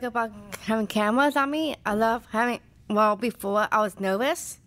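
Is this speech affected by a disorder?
Yes: Down syndrome; present since birth.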